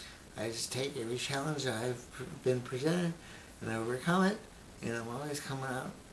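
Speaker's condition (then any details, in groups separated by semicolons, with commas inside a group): Brain injury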